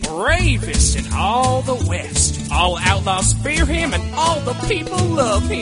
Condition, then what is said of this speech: None; typical speech.